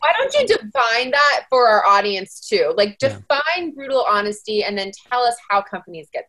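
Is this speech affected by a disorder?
No.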